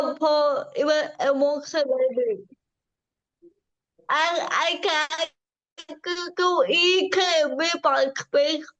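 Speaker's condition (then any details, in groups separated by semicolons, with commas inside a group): Cerebral palsy; from birth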